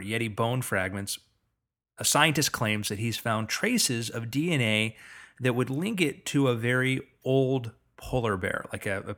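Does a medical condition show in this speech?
No.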